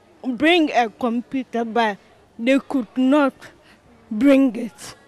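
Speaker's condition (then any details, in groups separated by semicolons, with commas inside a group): Cerebral palsy; involuntary body movements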